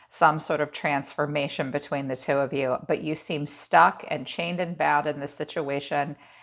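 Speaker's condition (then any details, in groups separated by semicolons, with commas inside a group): No condition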